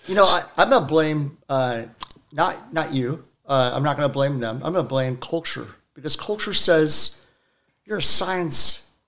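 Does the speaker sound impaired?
No.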